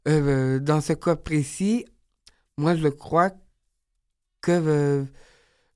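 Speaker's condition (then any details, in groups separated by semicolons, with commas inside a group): Down syndrome; age 30; described as very talkative, at ease and eager to speak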